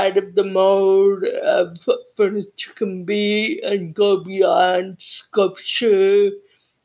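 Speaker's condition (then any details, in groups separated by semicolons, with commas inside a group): Cerebral palsy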